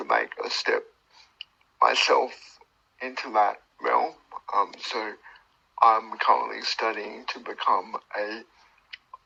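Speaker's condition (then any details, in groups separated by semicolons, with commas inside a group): Cerebral palsy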